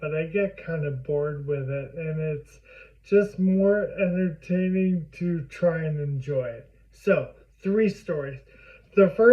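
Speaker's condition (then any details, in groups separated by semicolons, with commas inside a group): Primary lateral sclerosis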